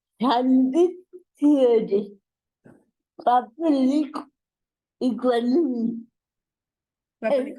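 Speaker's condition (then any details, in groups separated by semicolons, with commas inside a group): Cerebral palsy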